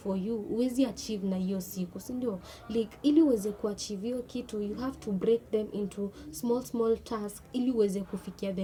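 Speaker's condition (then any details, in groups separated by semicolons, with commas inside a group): No condition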